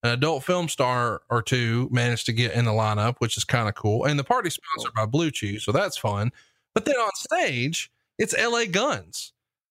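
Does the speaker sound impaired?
No.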